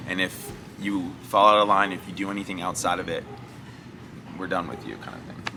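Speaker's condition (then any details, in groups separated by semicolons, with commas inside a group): No condition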